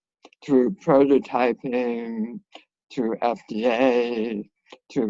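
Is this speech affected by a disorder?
Yes: head and neck cancer; severe dysphagia, no normal meals.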